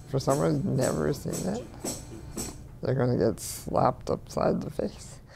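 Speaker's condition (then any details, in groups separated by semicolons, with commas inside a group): Spinal muscular atrophy; since 7 months of age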